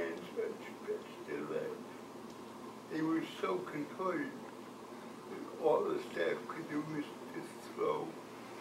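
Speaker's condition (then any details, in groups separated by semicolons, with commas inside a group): Cerebral palsy; from birth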